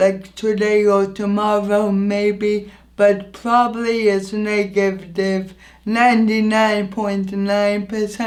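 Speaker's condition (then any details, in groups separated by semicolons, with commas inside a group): Anoxic brain injury; injury affects voice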